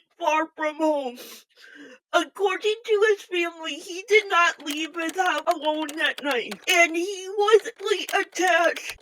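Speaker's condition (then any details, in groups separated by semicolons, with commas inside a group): Physical speech impairment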